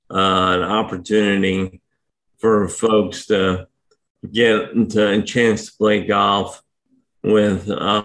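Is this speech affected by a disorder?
Yes: ALS; diagnosed with ALS last year; uses power wheelchair for mobility; difficulty speaking for long periods.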